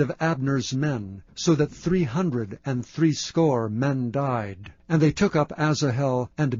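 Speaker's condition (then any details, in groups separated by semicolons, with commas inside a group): No condition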